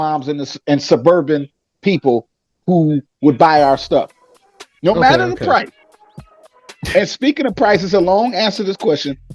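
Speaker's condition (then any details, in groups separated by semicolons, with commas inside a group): No condition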